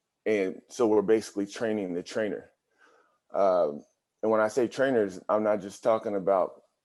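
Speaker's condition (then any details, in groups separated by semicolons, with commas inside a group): No condition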